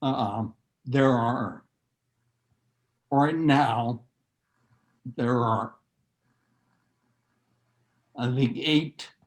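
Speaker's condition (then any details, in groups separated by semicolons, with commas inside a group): Neurological disease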